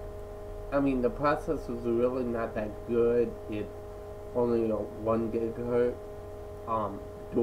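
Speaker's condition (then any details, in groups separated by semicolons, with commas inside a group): Cerebral palsy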